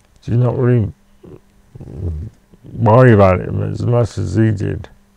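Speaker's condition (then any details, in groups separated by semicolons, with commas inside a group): Cerebral palsy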